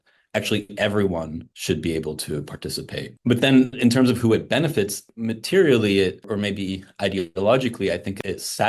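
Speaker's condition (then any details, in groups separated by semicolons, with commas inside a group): No condition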